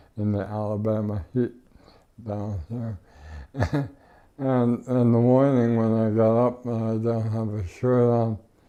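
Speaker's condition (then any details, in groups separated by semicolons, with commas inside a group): ALS; power wheelchair, no tracheostomy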